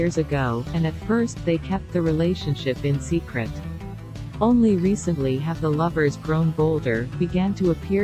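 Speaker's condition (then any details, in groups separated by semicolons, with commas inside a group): No condition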